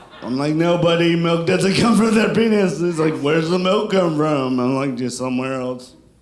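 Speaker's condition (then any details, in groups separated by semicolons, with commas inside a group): Cerebral palsy; from birth; sounds drunk, constant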